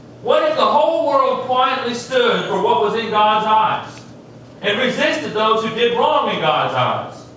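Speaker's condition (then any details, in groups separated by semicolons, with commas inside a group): No condition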